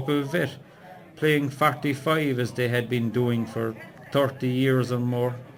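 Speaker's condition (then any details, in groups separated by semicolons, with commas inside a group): No condition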